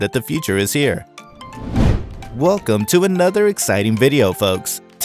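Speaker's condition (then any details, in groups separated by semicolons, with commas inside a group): No condition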